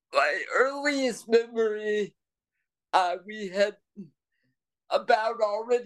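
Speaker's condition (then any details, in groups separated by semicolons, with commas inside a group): Cerebral palsy; power wheelchair since age five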